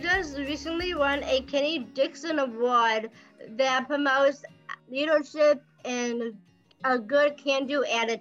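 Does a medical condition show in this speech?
Yes: Down syndrome.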